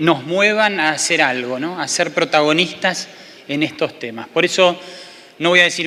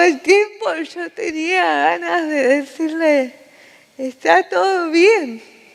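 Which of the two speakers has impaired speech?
The second: cerebral palsy.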